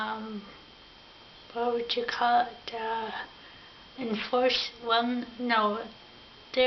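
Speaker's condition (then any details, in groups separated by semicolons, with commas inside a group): Ataxia; affects mouth and tongue coordination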